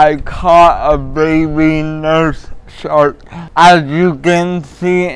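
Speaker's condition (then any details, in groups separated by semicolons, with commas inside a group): Cerebral palsy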